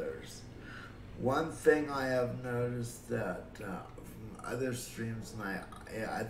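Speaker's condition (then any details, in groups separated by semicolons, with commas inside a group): Cerebral palsy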